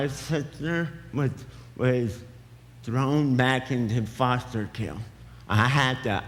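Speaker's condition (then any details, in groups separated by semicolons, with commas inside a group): Cerebral palsy; affects speech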